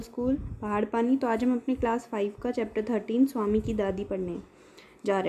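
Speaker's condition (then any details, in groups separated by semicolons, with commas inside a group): No condition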